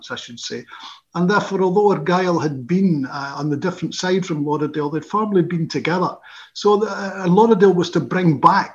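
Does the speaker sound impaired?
No.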